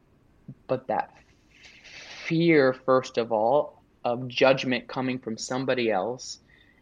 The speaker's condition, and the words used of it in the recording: Stuttering. And also just do it for myself, to just have that confidence that it's a part of me, and that's just how I speak sometimes.